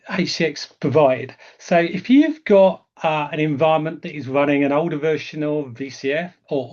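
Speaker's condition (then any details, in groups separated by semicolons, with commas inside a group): No condition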